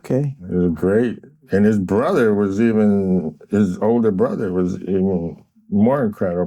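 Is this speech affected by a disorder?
No.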